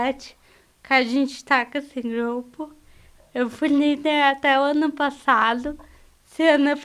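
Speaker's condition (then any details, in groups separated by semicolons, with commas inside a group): Cerebral palsy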